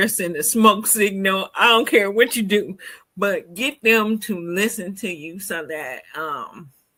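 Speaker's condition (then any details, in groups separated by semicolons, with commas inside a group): Cerebral palsy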